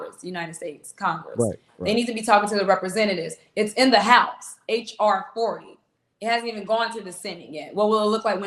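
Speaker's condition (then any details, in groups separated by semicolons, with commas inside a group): No condition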